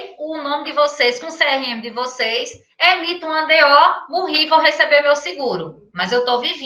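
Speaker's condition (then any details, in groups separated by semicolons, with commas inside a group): No condition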